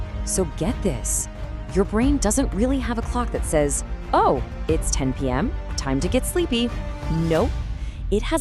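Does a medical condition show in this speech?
No.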